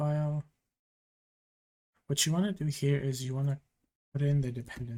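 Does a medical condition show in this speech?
No.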